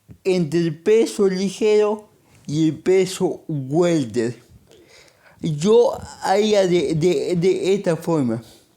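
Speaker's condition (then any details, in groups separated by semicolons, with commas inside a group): Cerebral palsy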